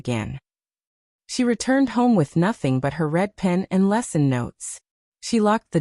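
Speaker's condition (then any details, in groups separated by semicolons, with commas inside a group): No condition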